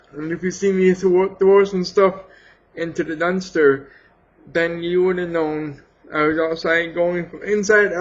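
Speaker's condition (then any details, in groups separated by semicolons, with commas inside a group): Cerebral palsy; has had surgery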